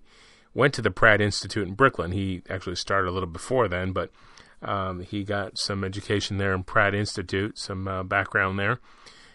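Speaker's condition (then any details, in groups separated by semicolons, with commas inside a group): No condition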